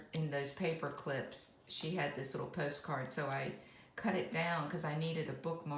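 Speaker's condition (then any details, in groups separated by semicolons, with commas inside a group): No condition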